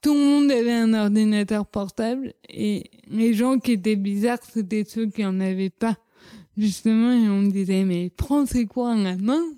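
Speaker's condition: Cerebral palsy; childhood speech

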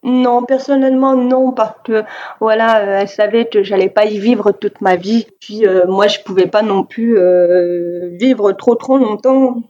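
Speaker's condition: Deafness, severe; deaf since childhood, diagnosed age four, hearing aids since four, from extreme prematurity, neonatal resuscitation; oralist, uses some sign language

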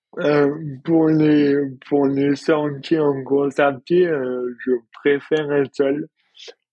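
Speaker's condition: Dystonia; receives injections

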